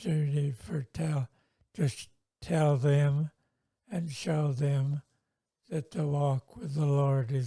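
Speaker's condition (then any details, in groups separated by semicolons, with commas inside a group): Multiple sclerosis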